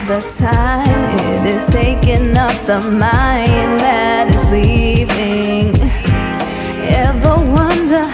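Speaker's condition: No condition

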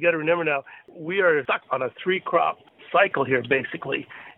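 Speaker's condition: No condition

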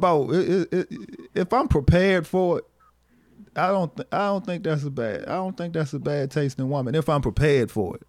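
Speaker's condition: No condition

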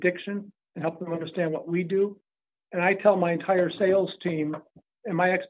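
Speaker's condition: No condition

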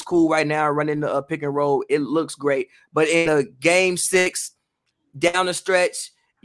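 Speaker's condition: No condition

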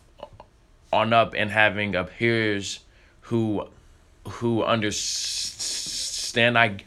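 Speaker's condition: Stuttering; stutter since early childhood, present in pre-k at Edna Row Elementary, formerly used a click sound; gotten better over the years, high school freshman, theater and musicals built speaking confidence; pauses and gets stuck, easier when rehearsed or singing, still stutters on stage; repeated words, prolonged sounds

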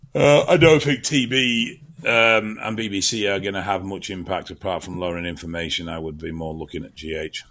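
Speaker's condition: No condition

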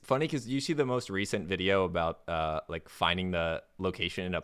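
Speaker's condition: No condition

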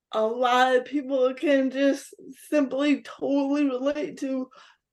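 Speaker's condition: Cerebral palsy; physical disability

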